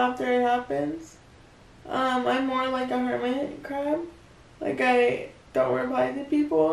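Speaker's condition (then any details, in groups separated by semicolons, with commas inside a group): Cerebral palsy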